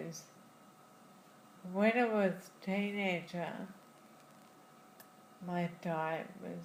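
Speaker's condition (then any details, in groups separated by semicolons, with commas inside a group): Friedreich's ataxia; diagnosed in childhood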